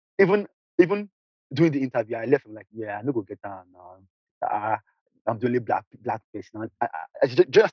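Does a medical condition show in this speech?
Yes: stuttering; mild stutter; spoke too fast; here repeated sounds, repeated words.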